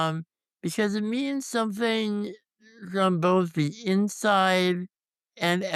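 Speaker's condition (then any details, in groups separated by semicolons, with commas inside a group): Congenital muscular dystrophy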